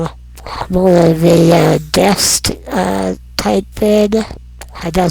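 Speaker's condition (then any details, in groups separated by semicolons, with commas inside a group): Non-progressive muscular dystrophy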